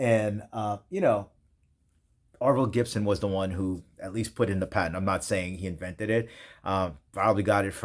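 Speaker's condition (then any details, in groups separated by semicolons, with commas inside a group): No condition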